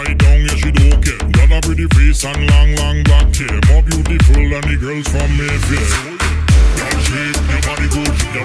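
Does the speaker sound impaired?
No.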